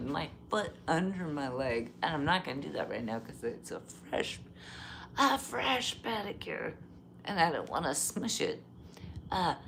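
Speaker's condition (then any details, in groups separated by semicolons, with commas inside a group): Cervical dystonia, essential tremor; affects neck, also essential tremor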